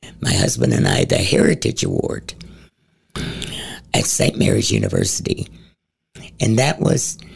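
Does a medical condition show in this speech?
Yes: head and neck cancer; stage 4 cancer into voice box from acid reflux, 36 throat radiations, chemotherapy at Gunderson; voice a little scratchy, never needed shots to swallow during chemotherapy.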